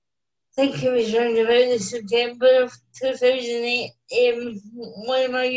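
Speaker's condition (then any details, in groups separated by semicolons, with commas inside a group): Cerebral palsy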